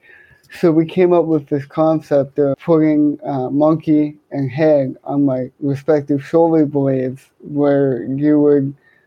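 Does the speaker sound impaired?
Yes: cerebral palsy, hemiplegia.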